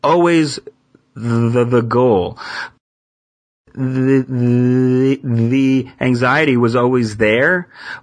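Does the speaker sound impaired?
Yes: stuttering; person who stutters, working on stuttering, okay stuttering in front of people; anxiety about stuttering or social communication has paralyzing effect; here repeated sounds, prolonged sounds, blocks.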